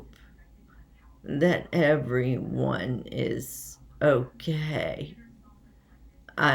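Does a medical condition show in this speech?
Yes: essential tremor; hereditary, progressive.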